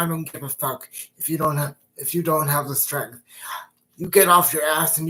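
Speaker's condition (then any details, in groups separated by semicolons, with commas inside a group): Cerebral palsy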